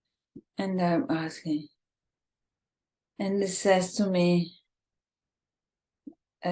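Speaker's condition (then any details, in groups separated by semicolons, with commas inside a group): ALS, bulbar form, bulbar onset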